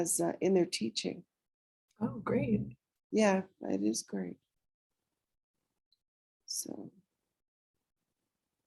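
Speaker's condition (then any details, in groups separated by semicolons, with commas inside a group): No condition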